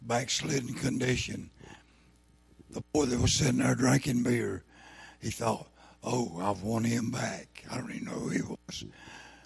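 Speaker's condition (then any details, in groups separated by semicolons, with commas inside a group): Throat cancer, lost vocal cord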